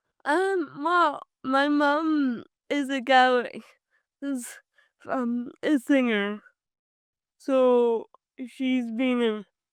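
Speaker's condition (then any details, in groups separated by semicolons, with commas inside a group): Cerebral palsy; from birth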